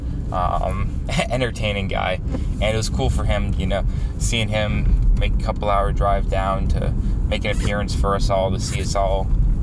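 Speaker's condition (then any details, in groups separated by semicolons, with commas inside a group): No condition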